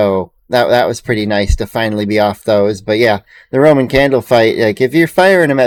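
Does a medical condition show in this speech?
No.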